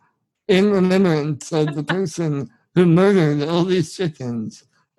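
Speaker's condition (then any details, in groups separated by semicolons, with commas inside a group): Spinal muscular atrophy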